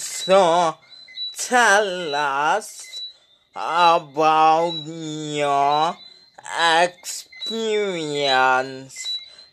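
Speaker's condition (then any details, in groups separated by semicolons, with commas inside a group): Speech impediment; no speech therapy yet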